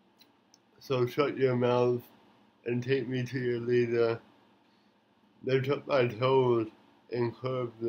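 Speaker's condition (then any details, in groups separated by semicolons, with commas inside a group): Cerebral palsy; since birth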